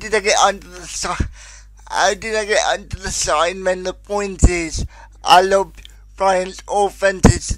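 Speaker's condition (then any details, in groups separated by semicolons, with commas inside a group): Cerebral palsy; most severe type, present since birth, uses electric wheelchair driven himself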